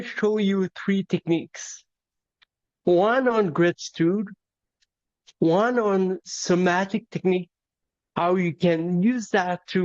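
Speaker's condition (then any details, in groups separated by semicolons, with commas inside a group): Cerebral palsy; present from birth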